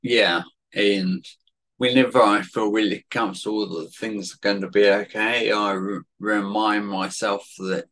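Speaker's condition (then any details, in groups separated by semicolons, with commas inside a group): Cerebellar atrophy, genetic; speech affected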